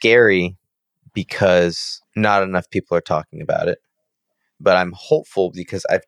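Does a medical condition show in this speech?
No.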